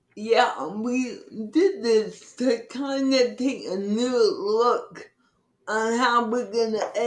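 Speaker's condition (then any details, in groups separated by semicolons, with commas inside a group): Cerebral palsy; from birth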